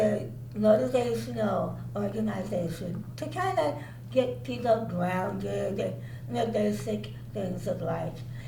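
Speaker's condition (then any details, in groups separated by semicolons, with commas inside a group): Cerebral palsy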